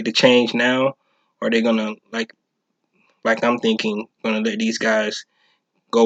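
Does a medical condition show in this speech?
No.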